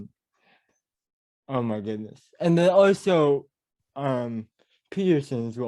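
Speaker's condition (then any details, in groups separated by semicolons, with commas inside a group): Cerebral palsy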